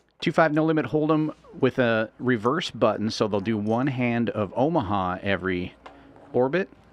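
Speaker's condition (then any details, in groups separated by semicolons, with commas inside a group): No condition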